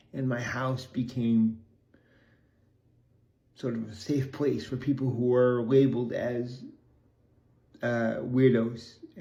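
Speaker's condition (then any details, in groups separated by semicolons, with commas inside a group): Cerebral palsy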